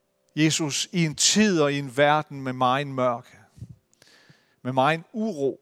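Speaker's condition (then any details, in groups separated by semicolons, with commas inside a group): No condition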